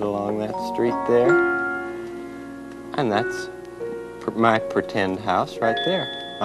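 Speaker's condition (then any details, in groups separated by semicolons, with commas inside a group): No condition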